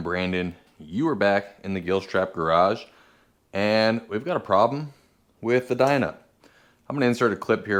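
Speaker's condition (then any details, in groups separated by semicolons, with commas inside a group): No condition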